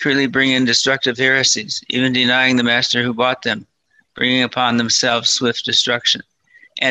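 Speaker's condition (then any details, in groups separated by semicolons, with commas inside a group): Parkinson's disease, mild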